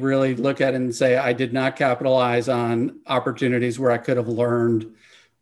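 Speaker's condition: No condition

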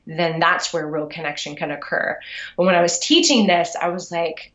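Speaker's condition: No condition

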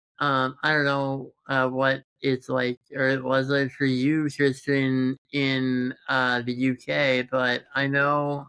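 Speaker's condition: Congenital muscular dystrophy; present since birth

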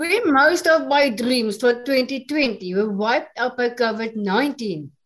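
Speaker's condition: Down syndrome; English is second language

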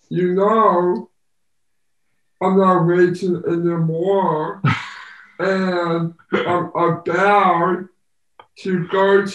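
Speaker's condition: Down syndrome

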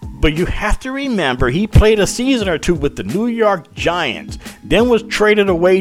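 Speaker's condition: No condition

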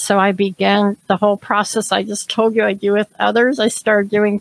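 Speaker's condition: Cleft palate, severe; early extreme breathing difficulties

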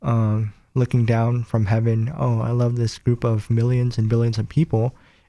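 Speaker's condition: Cleft palate; nose and lip

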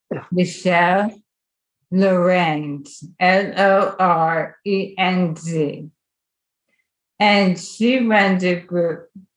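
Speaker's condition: ALS; onset with wrist weakness and reduced grip

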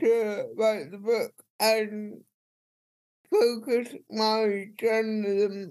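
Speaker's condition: Cerebral palsy; speech impediment

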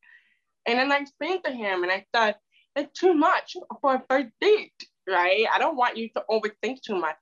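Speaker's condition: Deafness; speaks well, spoken speech surprises others

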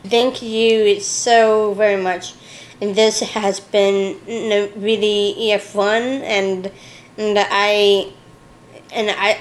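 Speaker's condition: Down syndrome; age 34

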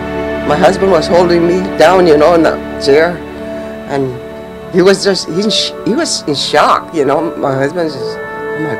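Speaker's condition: No condition

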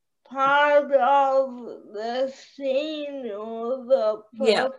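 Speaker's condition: Cerebral palsy

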